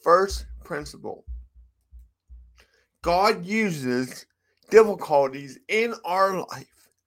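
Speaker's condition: Cerebral palsy; walks with a limp

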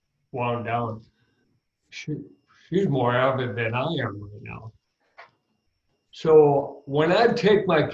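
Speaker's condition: ALS; ALS with throat onset

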